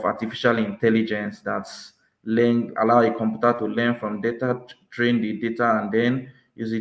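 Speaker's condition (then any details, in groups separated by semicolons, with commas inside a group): No condition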